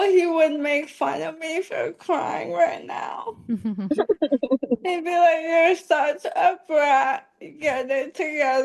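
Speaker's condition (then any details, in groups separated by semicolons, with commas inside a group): ALS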